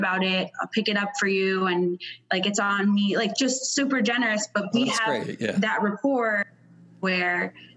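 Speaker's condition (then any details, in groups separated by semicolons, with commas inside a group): No condition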